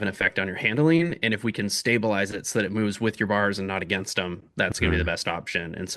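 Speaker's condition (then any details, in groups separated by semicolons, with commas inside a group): No condition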